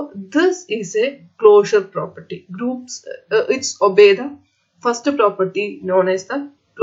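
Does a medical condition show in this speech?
No.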